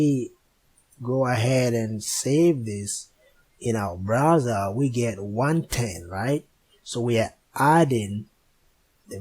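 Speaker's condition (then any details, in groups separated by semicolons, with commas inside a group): No condition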